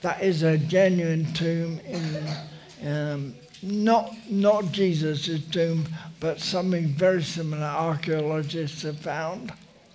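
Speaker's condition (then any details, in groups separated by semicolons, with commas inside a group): Motor neurone disease; uses wheelchair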